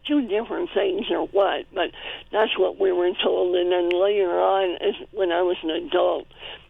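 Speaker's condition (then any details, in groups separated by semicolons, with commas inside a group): Cleft palate; congenital, present from birth, spoon feeding needed in early childhood; spoon feeding needed at one point in early childhood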